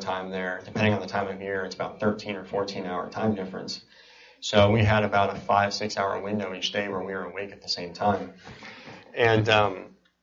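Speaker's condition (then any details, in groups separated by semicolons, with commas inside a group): Cleft palate and cleft lip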